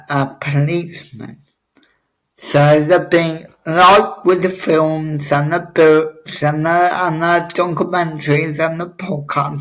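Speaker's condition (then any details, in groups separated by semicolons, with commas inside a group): Cerebral palsy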